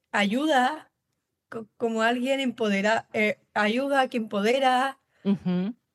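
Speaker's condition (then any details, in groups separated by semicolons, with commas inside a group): Down syndrome; congenital, since birth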